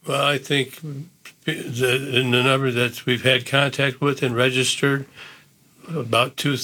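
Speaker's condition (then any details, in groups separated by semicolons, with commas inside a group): Parkinson's disease; first symptom hand cramping, diagnosed about 11 years ago, progressive; drooling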